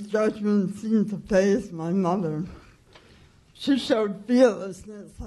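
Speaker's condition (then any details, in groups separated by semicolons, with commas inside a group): Cerebral palsy; from birth, shaky hand, abnormal walk; disability accent, usually comprehensible, occasionally less, halting voice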